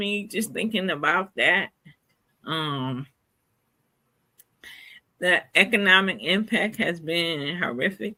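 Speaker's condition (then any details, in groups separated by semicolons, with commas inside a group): Cerebral palsy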